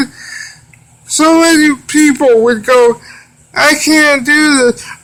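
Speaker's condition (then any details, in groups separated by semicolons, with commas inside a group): Cerebral palsy; wheelchair user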